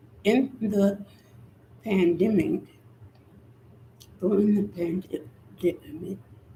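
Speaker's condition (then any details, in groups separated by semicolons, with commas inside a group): Spinal neurosarcoidosis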